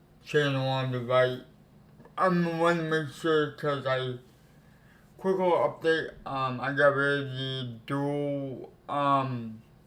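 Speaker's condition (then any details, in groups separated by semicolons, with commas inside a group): Cerebral palsy; affects legs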